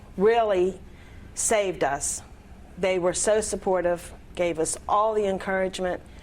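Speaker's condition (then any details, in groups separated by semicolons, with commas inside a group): No condition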